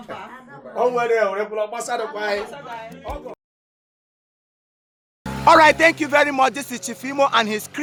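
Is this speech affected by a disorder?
No.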